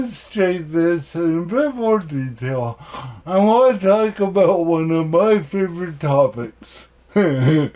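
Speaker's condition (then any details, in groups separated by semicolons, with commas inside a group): Cerebral palsy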